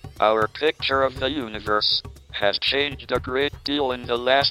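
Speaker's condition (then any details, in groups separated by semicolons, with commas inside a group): Motor neurone disease, speech-generating device; onset age 21 during Cambridge PhD, tracheostomy after pneumonia at CERN, cannot walk, wheelchair user; early speech impediment, steadily worsened, voice lost after tracheostomy, earlier thumb-controlled voice box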